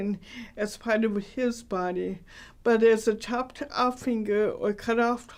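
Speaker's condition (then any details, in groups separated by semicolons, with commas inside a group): Cerebral palsy, mild; hard to understand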